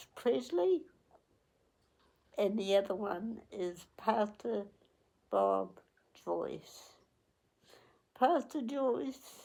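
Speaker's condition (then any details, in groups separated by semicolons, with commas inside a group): Cerebral palsy; onset at 8 days old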